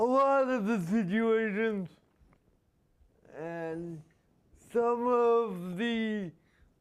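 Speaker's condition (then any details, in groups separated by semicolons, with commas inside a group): Spastic quadriplegia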